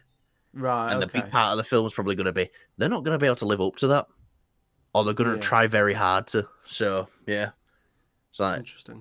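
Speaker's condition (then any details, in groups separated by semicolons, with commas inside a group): No condition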